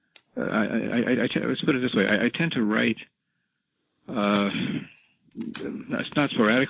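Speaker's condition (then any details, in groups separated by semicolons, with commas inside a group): Parkinson's disease; ability to walk almost gone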